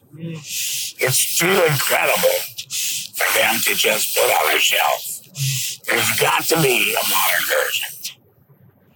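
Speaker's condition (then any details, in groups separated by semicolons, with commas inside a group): Laryngectomy; no vocal cords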